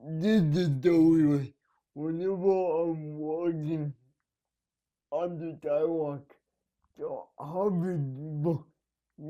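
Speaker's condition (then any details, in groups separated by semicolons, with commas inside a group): Cerebral palsy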